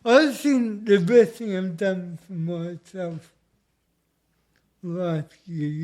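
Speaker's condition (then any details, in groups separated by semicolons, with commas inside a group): Cerebral palsy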